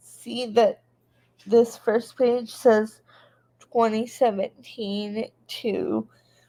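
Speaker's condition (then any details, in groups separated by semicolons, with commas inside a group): Cerebral palsy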